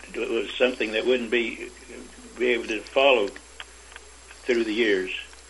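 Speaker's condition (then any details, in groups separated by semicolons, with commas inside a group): Parkinson's disease; age 88, no longer able to work, interview recorded by telephone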